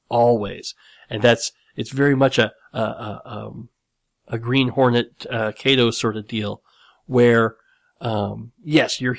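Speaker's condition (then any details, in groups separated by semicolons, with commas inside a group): Cleft lip and palate; nose still slightly crooked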